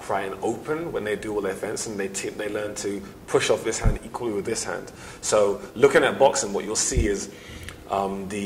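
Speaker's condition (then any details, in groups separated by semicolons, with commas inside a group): No condition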